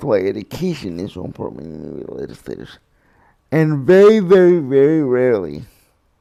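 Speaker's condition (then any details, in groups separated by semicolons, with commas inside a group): Cerebral palsy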